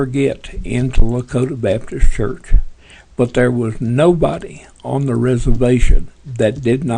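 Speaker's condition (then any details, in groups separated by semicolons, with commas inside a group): Parkinson's; tremors as early symptom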